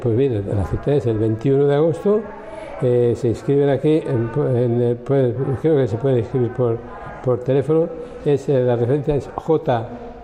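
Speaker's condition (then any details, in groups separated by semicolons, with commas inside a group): Parkinson's disease; onset around turn of century at about age 63, about 19 years since onset, same medications for 19 years; age 82, agile gait, 50 to 100 daily abdominals, drives own car, punching bag at home for Parkinson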